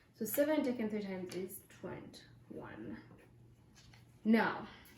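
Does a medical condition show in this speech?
No.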